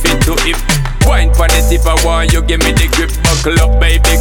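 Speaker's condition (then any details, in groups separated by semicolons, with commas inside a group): No condition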